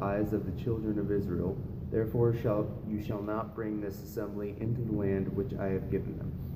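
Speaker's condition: No condition

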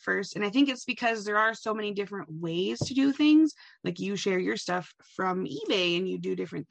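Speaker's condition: No condition

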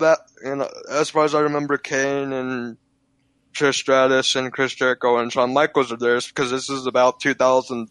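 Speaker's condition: Cerebral palsy, physical only

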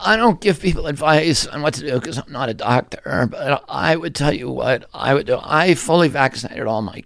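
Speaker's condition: Spasmodic dystonia; voice affected

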